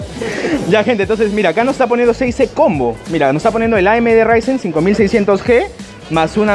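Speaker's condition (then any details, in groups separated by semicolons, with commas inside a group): No condition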